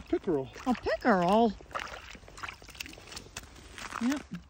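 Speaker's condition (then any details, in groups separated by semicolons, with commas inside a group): No condition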